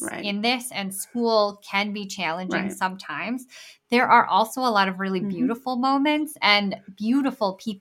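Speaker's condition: Bilateral cleft lip and palate; congenital

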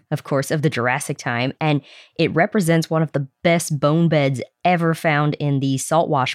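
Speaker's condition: No condition

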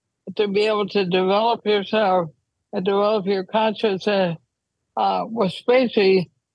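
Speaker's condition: ALS; diagnosed last fall, changing and expanding needs for multi-specialist medical care

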